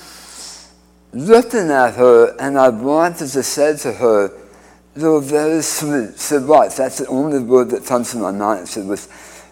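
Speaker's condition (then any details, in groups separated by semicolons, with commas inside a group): Speech impediment after cancer surgery; oral cancer 31 years ago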